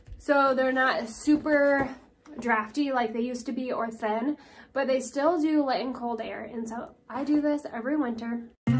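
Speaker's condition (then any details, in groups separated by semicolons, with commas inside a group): No condition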